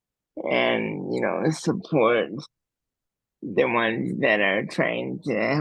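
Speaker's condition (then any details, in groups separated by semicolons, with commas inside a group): Cerebral palsy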